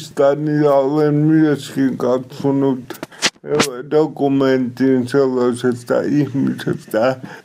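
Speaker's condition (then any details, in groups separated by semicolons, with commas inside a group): Cerebral palsy; somewhat unclear, self-described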